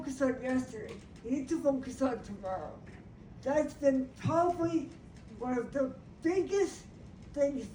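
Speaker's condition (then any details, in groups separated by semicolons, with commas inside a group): Brain injury; language and motor speech problems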